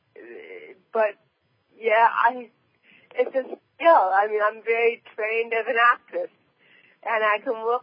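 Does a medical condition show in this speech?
Yes: cerebral palsy; handwriting physically hard and slow.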